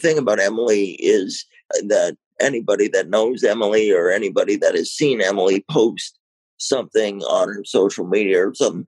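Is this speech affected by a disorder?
Yes: cerebral palsy, mild.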